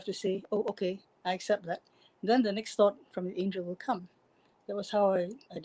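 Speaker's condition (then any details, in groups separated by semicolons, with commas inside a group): No condition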